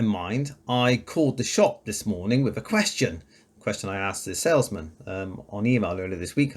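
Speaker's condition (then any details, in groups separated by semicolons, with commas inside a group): No condition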